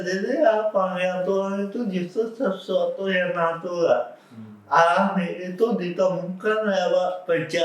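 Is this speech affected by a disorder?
Yes: cerebral palsy.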